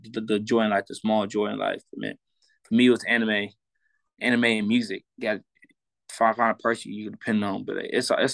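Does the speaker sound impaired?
Yes: stuttering; stutter since earlier years, milder than in the past, declined speech class suggested by mother; still stutters, less severe than in past; less severe than before; here repeated sounds, repeated words.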